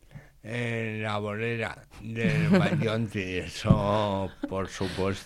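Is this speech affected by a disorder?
Yes: condition akin to cerebral palsy; acquired after age three, lasting sequelae from an event or accident.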